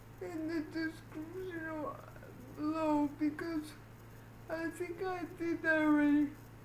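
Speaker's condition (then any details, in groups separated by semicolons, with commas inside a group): Cerebral palsy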